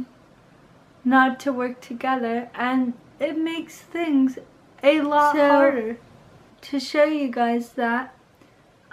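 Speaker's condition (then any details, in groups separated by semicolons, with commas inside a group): Cerebral palsy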